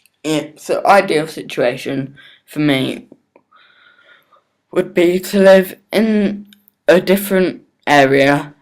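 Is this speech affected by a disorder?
Yes: cerebral palsy; not fully independent.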